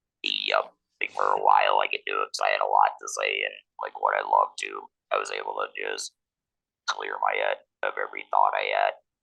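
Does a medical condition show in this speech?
Yes: laryngectomy, electrolarynx; laryngectomy after head and neck cancer.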